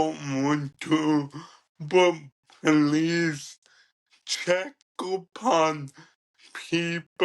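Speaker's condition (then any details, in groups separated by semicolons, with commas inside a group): Cerebral ataxia; degenerative, present from birth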